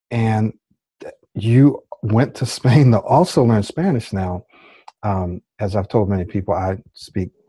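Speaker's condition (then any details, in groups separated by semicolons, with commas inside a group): No condition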